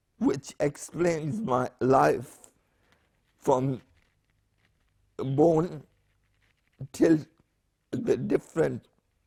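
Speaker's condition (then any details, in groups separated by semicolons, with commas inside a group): Spastic paraplegia with essential tremor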